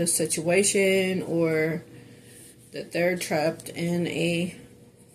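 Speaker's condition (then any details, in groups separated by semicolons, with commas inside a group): No condition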